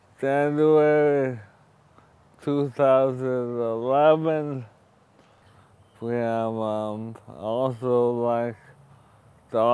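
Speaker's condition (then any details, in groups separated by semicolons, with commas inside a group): ALS; wheelchair user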